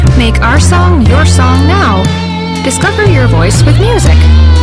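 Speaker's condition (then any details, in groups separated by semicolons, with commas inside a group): No condition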